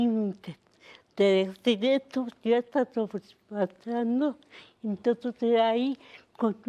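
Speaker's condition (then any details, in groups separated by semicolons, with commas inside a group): Cerebral palsy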